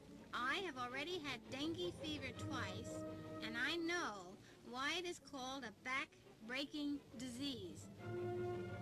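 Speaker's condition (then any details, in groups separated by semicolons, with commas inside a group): No condition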